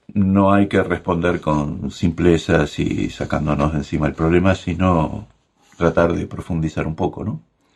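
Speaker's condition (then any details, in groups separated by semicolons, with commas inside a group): No condition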